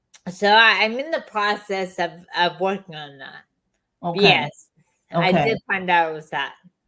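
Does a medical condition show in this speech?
Yes: chronic lyme disease.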